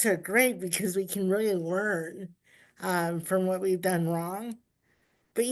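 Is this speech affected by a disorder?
Yes: cerebral palsy; uses power wheelchair.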